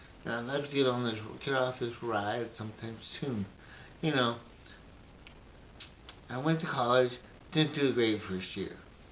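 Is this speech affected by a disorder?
Yes: brain injury; memory greatly affected.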